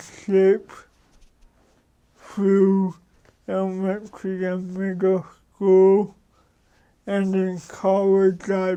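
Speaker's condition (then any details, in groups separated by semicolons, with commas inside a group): Cerebral palsy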